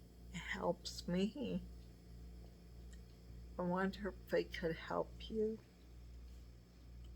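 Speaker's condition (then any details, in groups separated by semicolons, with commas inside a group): MS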